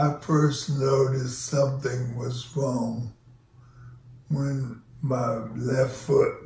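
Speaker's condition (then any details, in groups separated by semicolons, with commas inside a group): ALS; onset left foot drop, then left leg weakness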